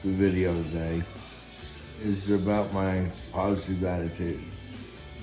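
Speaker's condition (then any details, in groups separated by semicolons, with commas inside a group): Guillain-Barré syndrome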